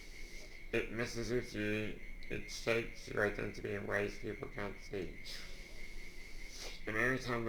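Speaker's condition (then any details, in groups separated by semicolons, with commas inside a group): Duchenne muscular dystrophy; since childhood, wheelchair user; age 37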